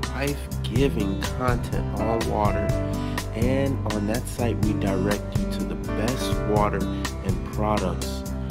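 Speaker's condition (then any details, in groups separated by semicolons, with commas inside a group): No condition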